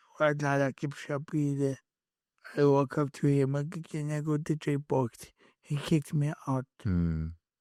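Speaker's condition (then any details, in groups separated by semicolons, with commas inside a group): Cerebral palsy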